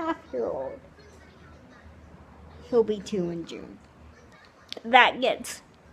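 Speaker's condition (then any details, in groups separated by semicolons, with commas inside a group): Cerebral palsy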